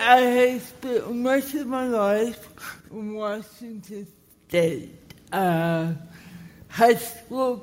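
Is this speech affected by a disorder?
Yes: cerebral palsy; cerebral palsy from lack of oxygen to brain at birth, forceps delivery, no breathing for 25 minutes.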